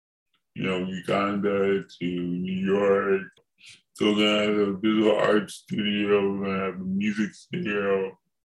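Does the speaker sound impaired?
Yes: cerebral palsy; from birth.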